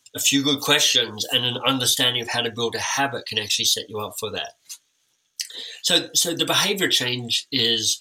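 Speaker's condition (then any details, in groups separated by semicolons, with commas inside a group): Cleft lip and palate; time with an orthodontist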